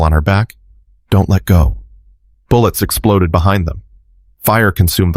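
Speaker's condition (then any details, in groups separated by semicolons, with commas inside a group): No condition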